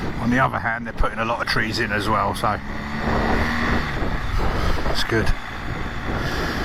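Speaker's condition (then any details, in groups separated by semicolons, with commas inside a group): No condition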